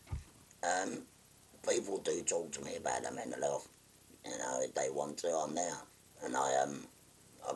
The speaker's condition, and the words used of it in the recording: Laryngectomy. So sometimes when I can't talk, I'll use an electrolarynx that some people use.